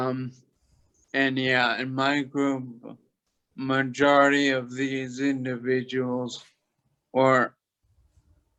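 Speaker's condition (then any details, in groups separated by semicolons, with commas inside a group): Toxic leukoencephalopathy, locked-in syndrome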